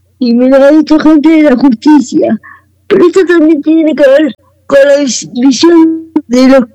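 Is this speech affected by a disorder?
Yes: cerebral palsy; wheelchair user, some leg movement, more mobility as child, never walked with canes, needs assistance; no seizures, no medication; voice and way of speaking affected by cerebral palsy, per host.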